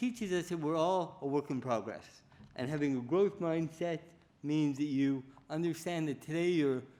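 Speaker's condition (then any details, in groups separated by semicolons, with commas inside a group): Cerebral palsy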